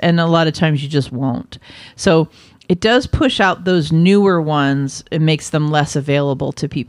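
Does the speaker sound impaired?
No.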